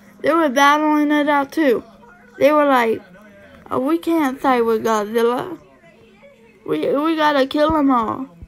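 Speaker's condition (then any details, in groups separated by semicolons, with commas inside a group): Cerebral palsy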